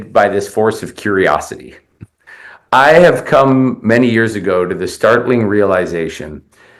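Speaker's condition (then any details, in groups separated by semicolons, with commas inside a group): No condition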